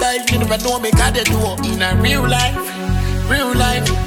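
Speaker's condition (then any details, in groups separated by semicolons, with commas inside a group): No condition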